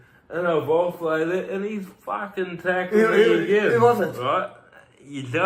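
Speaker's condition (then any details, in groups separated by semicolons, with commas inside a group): Cerebral palsy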